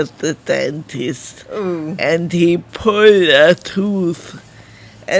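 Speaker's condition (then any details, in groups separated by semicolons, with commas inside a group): Multiple sclerosis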